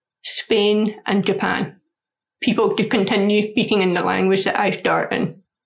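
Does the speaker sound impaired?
Yes: deafness; learned to speak through speech therapy, progressive eyesight loss, learning braille; struggles hearing loudspeakers, often needs repetition, accent in foreign languages.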